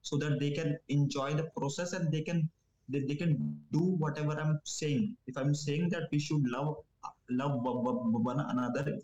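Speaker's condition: Stammering; began around age 10, linked to violent abusive father and childhood stress, considered not curable; no speech therapy or techniques, improving with more talking; used to stammer more in English than Hindi, few stutters in interview, stutter rarely noticeable; repeated sounds, repeated words

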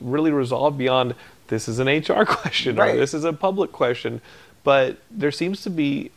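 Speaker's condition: No condition

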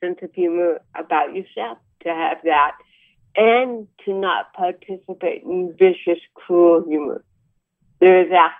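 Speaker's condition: Cerebral palsy; about 63 years old

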